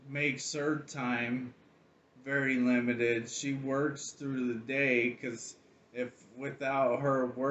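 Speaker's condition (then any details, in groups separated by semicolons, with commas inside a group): ALS; can still talk a little, breathing tests good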